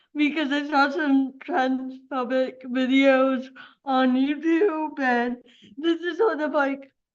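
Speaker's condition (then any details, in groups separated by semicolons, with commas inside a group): Cerebral palsy; affects speech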